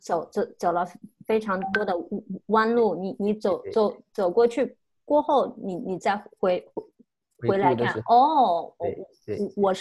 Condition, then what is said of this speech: Stuttering. 啊，所以我就认为，哎，我为什么我自言自语的时候不口吃，但是我一个人讲话的时候就会口吃呢？